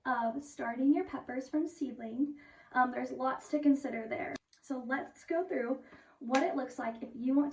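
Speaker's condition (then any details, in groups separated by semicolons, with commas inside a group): No condition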